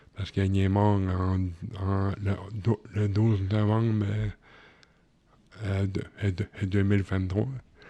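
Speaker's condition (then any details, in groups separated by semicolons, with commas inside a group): Cerebral palsy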